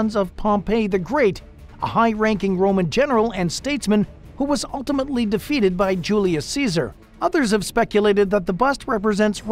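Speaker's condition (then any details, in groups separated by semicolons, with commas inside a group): No condition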